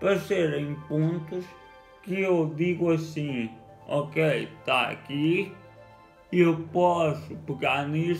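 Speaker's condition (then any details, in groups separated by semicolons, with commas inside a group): Cerebral palsy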